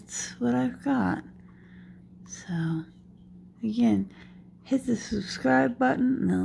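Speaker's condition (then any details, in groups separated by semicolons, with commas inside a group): Dystonia; affects how speech sounds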